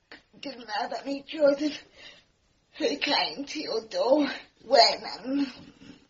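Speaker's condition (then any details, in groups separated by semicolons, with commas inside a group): Cerebral palsy; cerebral palsy affecting all four limbs, physical only, cognition unaffected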